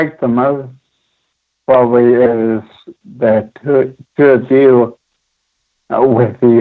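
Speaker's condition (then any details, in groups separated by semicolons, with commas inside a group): Friedreich's ataxia; onset around age 11, about 32 years since onset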